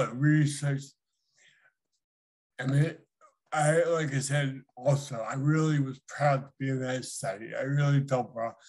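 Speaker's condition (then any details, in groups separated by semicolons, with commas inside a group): Huntington disease; inherited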